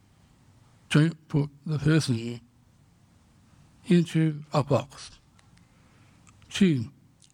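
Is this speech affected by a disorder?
Yes: Down syndrome; congenital.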